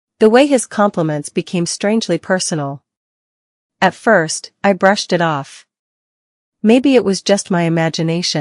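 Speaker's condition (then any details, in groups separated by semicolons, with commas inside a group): No condition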